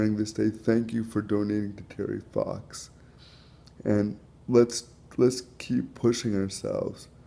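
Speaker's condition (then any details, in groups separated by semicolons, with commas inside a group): Cerebral palsy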